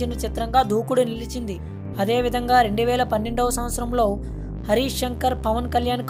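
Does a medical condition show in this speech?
No.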